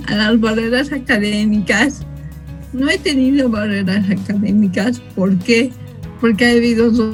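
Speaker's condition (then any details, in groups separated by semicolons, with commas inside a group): Cerebral palsy from birth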